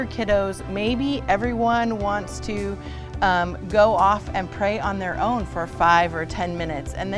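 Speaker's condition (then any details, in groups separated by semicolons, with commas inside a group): No condition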